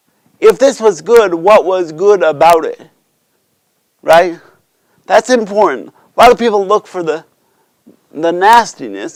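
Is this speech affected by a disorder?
Yes: cerebral palsy.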